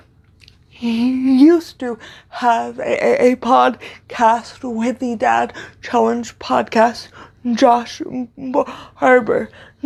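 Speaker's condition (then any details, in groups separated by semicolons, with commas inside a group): Cerebral palsy, severe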